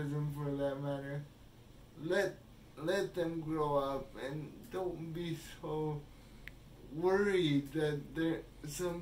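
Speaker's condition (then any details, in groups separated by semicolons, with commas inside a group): Cerebral palsy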